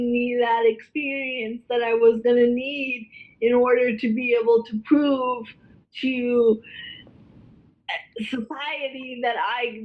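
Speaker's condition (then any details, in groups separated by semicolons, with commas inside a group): Cerebral palsy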